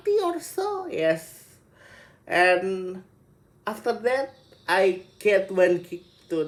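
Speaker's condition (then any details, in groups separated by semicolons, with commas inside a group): Cerebral palsy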